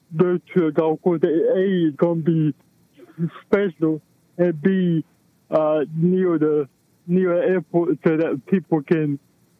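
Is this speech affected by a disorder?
Yes: cerebral palsy; affects movement.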